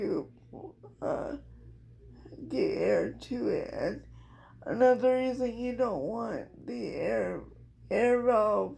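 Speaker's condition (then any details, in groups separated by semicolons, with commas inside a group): Cerebral palsy; speech somewhat affected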